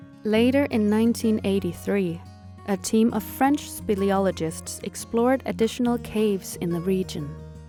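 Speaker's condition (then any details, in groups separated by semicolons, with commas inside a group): No condition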